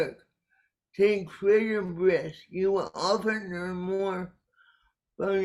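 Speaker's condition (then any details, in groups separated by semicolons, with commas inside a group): Cerebral palsy; caused by brainstem aneurysm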